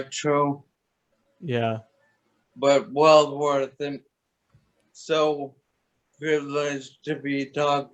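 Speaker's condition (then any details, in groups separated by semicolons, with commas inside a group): Toxic leukoencephalopathy, locked-in syndrome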